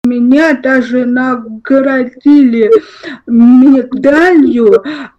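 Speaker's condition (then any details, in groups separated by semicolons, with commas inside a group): Cerebral palsy, spastic diplegia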